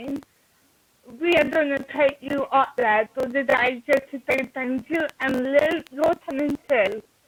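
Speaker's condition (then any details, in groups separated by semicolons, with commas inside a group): Cerebral palsy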